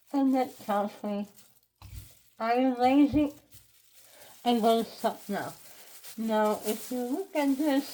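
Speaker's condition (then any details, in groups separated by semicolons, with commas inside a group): Head and neck cancer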